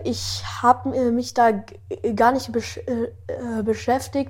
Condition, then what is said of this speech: Stuttering. Da ist es so, ich stottere wenig in den Folgen, weil ich eben im Flow bin und flüssig sprechen will.